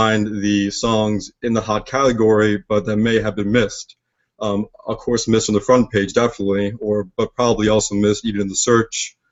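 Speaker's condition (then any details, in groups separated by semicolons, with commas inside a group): No condition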